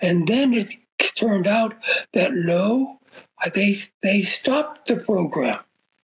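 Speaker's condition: Aphasia after stroke; resulting aphasia

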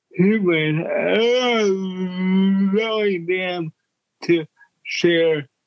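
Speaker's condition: Cerebral palsy; wheelchair user

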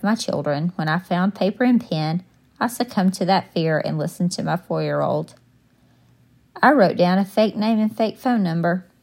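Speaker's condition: No condition

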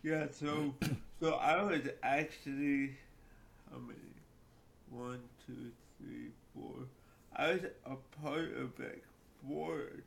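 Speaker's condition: Cerebral palsy; cerebral palsy since childhood

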